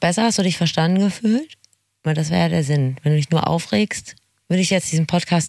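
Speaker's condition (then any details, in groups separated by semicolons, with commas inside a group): No condition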